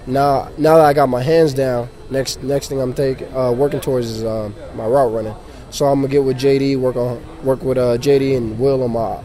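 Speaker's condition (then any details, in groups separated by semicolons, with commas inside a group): No condition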